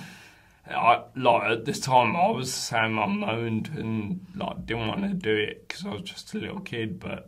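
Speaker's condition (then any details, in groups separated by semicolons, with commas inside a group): Ataxia; neurological condition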